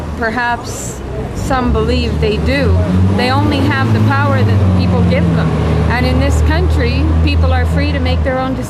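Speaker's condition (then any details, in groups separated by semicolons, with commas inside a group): No condition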